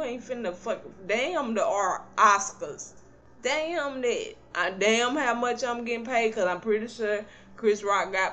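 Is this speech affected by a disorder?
Yes: cerebral palsy; not paralyzed, can stand.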